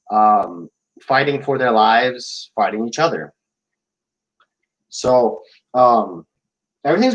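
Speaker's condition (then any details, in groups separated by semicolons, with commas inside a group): No condition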